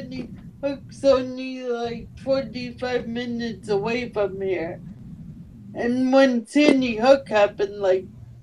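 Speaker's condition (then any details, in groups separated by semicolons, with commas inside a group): Cerebral palsy; able to speak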